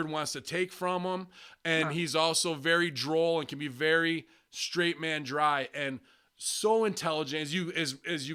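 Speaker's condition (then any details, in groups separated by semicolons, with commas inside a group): No condition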